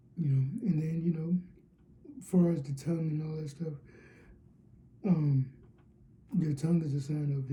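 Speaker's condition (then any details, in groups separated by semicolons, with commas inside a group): Cerebral palsy, spastic diplegia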